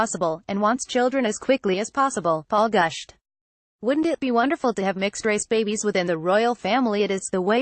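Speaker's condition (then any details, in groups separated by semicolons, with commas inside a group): No condition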